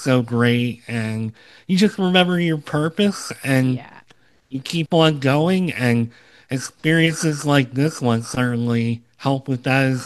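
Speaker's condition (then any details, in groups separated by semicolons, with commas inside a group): Cleft lip and palate, Opitz G/BBB syndrome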